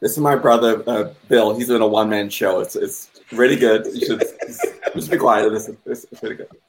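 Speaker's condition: No condition

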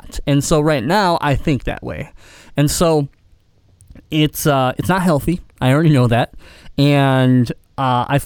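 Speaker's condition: Cleft palate; surgery after surgery in childhood

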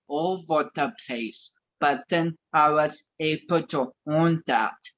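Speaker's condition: Cerebral palsy; speech affected

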